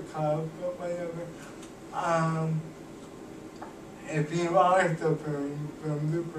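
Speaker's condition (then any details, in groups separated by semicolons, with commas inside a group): Cerebral palsy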